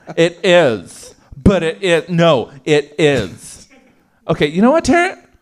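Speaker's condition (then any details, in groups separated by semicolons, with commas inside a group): No condition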